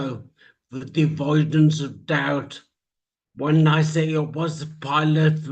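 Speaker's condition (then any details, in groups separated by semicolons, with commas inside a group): Traumatic brain injury; speech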